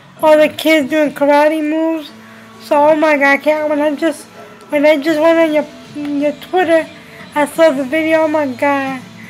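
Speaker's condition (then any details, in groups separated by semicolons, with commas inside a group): Cerebral palsy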